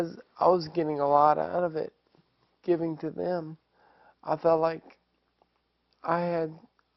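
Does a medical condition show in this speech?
Yes: ALS; after diagnosis.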